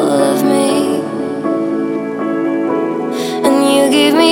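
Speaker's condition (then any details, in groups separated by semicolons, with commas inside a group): No condition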